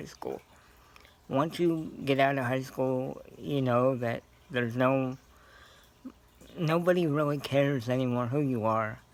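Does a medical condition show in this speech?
Yes: cerebral palsy; scoliosis.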